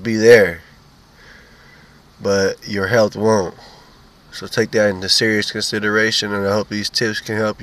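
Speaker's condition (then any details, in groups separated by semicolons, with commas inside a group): No condition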